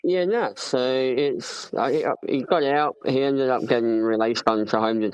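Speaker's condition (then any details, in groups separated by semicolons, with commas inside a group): Cleft palate; congenital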